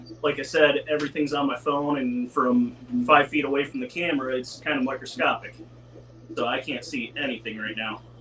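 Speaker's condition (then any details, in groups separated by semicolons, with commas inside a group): No condition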